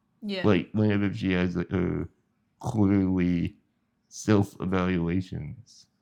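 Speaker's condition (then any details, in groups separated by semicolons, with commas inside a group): Spinal muscular atrophy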